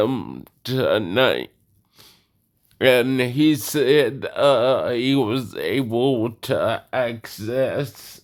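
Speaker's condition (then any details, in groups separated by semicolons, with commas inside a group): Cerebellar degeneration and ataxia; slow speech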